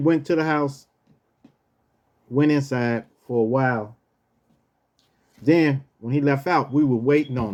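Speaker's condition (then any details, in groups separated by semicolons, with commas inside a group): No condition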